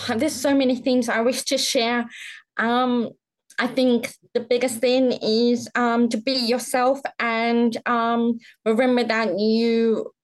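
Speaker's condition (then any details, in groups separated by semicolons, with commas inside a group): Profound deafness, congenital, profound; born profoundly deaf, right cochlear implant since infancy, left cochlear implant also; did not enjoy wearing both implants, poor experience with left implant, implant hidden by hair; speech considered pretty good, often assumed hearing, often mistaken for British accent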